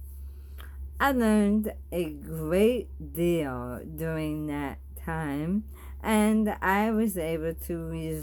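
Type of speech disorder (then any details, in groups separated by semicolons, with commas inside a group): Bulbar dysarthria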